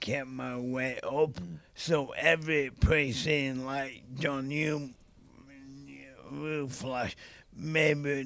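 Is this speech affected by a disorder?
Yes: ALS (motor neurone disease); young onset, speech affected first, voice worsened rapidly, nerve conduction testing; speaking takes double energy, lags in banter, struggled saying solicitor, eating, drinking unaffected.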